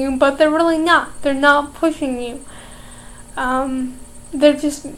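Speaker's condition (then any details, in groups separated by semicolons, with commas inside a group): Cerebral palsy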